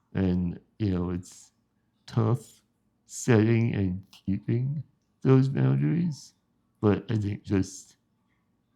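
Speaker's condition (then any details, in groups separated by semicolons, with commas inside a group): Spinal muscular atrophy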